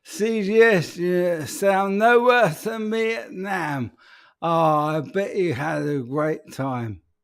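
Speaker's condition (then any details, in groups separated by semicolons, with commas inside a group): ALS; peculiar voice, speech very difficult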